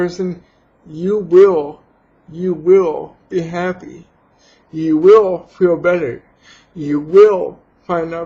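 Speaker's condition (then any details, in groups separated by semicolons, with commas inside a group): Cerebral palsy; has had surgery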